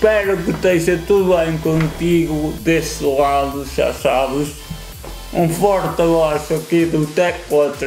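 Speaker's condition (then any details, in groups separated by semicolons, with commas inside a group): Cerebral palsy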